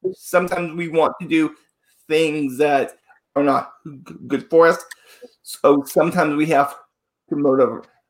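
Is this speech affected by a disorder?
Yes: stuttering; stutter goes away when singing, singing felt like a therapy; here blocks.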